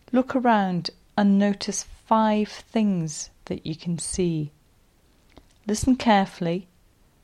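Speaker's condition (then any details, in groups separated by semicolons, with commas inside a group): No condition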